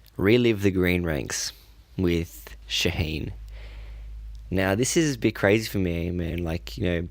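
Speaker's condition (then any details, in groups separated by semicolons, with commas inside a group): No condition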